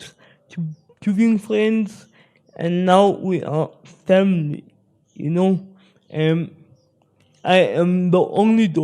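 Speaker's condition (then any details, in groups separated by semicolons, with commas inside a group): Spastic cerebral palsy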